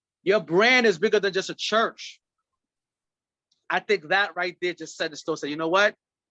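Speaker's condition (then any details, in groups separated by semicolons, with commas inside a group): No condition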